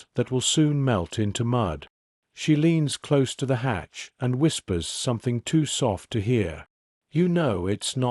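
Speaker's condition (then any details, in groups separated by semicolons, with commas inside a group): No condition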